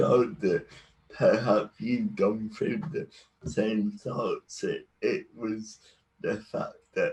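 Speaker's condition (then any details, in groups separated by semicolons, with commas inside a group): Cerebral palsy; cerebral palsy from birth; walking and talking; predicted never to talk, now talks, works as public speaker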